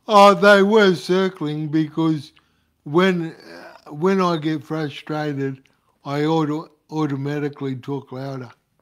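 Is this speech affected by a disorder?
Yes: cerebral palsy.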